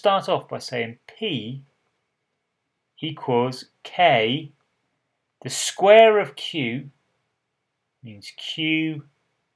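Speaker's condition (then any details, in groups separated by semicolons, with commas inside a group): No condition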